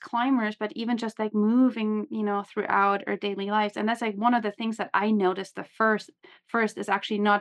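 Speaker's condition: No condition

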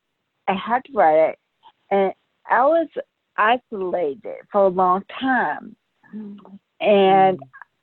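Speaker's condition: Brain aneurysm rupture; not even four years since rupture, still learning to walk, swerves from balance issues

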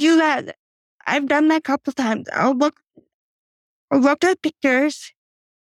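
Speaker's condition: Cerebral palsy; from birth, doctors predicted never walking, took first steps, walks with walker, first tricycle at age 12; age 41, walks up to 10,000 steps daily with walker, rows, gym four days weekly

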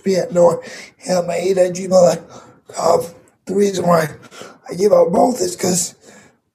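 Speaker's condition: Cerebral palsy; condition audible in voice

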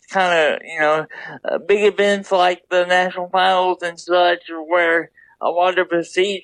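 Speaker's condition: Double hemiplegia cerebral palsy

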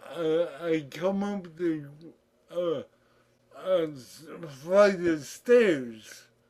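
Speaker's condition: Cerebral palsy; childhood-onset, childhood physiotherapy, occupational and speech therapy, school for physically disabled children, regular school from age 13; distinctive voice, imitated by friend Fred

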